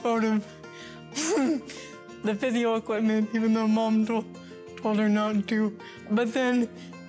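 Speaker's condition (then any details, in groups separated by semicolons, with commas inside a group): Cerebral palsy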